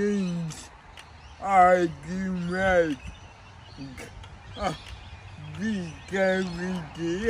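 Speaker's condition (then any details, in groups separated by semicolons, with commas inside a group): Cerebral palsy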